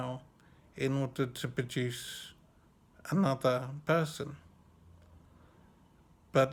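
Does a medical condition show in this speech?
Yes: brain injury; severe.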